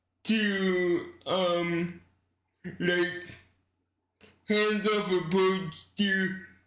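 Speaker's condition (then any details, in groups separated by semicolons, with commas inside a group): Cerebral palsy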